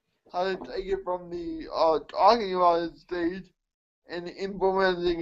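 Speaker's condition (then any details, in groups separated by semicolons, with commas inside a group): Cerebral palsy; mixed quadriplegia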